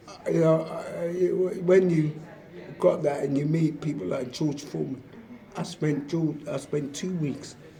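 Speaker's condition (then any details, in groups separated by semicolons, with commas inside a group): Motor neurone disease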